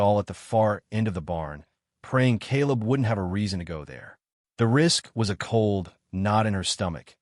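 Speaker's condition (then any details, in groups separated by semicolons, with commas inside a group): No condition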